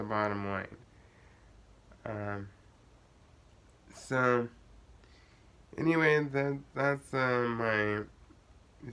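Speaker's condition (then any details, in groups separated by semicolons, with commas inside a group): Cerebral palsy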